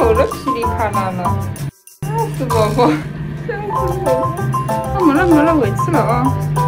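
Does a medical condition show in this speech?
No.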